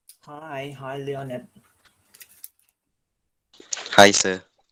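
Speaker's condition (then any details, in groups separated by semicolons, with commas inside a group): No condition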